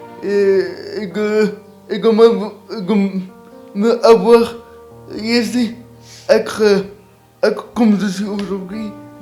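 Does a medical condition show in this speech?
Yes: cerebral palsy.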